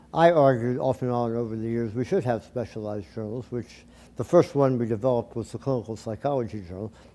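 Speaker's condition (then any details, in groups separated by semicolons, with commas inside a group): Tongue cancer surgery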